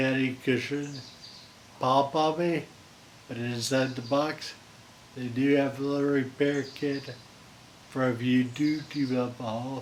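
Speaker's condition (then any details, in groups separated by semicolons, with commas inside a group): Friedreich's ataxia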